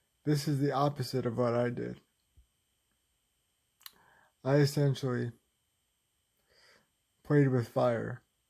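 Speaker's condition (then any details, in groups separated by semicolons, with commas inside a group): Cerebral palsy, spastic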